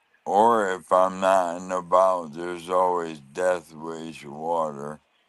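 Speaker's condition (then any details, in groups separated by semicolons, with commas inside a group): ALS; losing speech and swallowing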